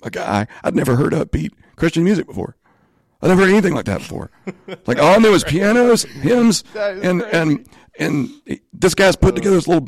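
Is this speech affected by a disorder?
Yes: spasmodic dysphonia; in speech therapy with doctors, band crowns off for medical year.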